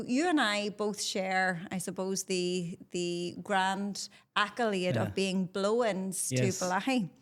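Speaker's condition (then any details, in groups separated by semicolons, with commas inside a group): No condition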